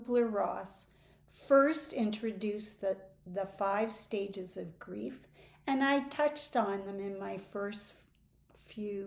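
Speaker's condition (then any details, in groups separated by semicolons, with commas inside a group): No condition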